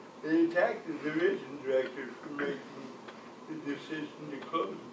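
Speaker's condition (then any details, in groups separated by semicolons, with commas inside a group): Cerebral palsy; from birth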